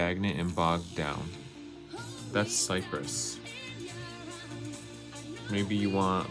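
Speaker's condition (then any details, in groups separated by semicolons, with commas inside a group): No condition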